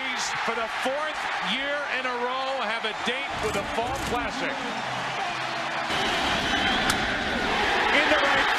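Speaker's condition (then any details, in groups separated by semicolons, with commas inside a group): No condition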